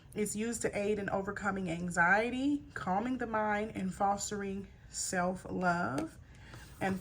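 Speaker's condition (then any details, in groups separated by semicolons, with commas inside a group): No condition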